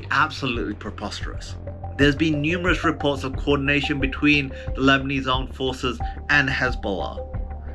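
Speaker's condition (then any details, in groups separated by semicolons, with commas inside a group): No condition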